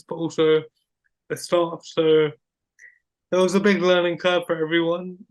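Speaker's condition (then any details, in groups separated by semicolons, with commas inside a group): Cerebral palsy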